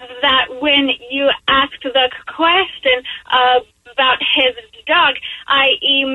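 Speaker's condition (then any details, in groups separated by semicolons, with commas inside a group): Stuttering; stutter acquired in adulthood from medical reasons, early on stuttered on the word 'the'; still stutters on this call, asks for time and patience; speaks slowly, worse when serious or frustrated, better when lighthearted; prolonged sounds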